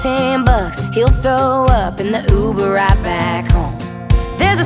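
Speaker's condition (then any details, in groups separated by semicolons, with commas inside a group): No condition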